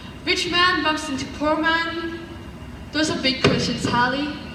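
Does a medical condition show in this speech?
No.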